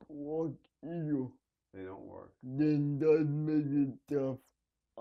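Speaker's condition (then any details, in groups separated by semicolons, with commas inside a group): Cerebral palsy; needs help at night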